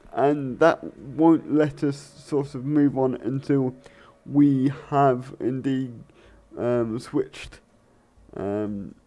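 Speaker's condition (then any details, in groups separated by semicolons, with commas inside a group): Cerebral palsy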